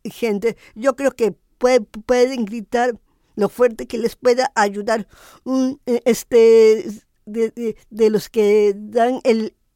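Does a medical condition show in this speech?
Yes: Down syndrome; adult woman.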